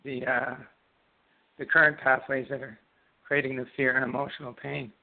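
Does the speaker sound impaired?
Yes: Parkinson's disease; most symptoms persist, shuffling walk, freezing about 2 years, no medication, healing mantra, daily walks.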